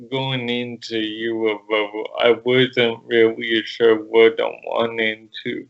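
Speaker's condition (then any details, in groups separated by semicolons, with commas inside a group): Cerebral palsy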